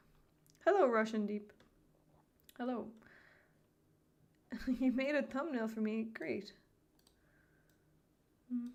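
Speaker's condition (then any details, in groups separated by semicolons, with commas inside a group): No condition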